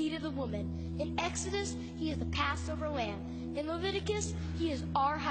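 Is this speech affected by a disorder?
No.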